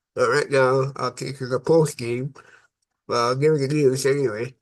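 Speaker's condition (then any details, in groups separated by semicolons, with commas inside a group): Cerebral palsy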